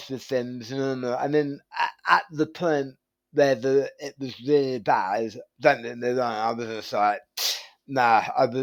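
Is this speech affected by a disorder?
Yes: tongue cancer surgery.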